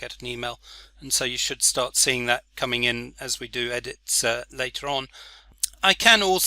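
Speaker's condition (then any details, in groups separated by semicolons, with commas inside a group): No condition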